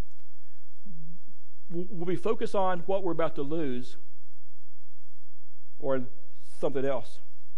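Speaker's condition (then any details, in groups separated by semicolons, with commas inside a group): Stuttering; struggled with it for a while, adults at gadsdale said stutter barred preaching; more stuttering tonight, tired, feels an hour later after watch not set back; worse when tired, later in the day; blocks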